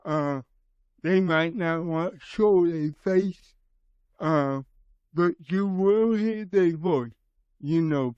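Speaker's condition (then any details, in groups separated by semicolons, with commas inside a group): Cerebral palsy; from birth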